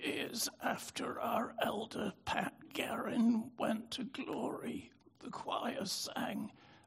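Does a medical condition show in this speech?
Yes: spasmodic dystonia; brain disorder.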